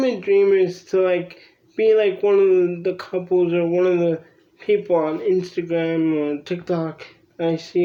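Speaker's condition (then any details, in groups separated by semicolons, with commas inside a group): Cerebral palsy; from birth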